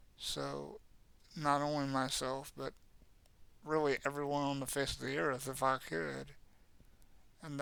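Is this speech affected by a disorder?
Yes: cerebral palsy; has had speech therapy.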